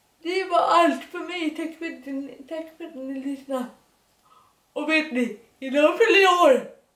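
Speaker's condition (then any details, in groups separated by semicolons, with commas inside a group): Dyskinetic cerebral palsy, severe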